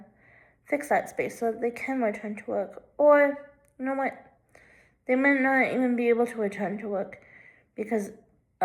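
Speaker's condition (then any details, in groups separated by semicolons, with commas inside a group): Cerebral palsy, left hemiplegia; left hemiplegia, full-time wheelchair user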